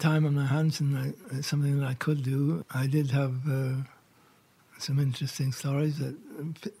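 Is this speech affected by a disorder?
Yes: Parkinson's; diagnosed about 4 years ago; no typical shaking, very focused walking, symptoms held off through meditation, wife Laurie does 95% of chores.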